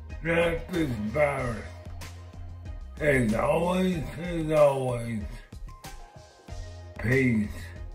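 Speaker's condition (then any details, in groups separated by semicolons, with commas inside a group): Multiple sclerosis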